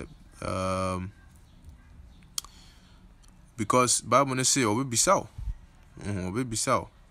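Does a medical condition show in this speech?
No.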